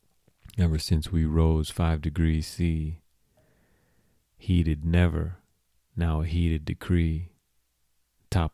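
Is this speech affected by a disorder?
No.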